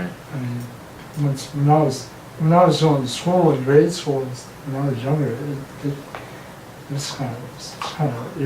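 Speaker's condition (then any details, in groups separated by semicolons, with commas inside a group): Muscular dystrophy; progressive, tongue muscle affected; pain medication, THC; tongue weakness, rests before talking, chewing and swallowing affected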